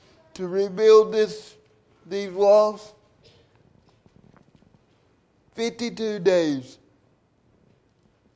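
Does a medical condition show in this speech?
Yes: cerebral palsy; 37 years since onset.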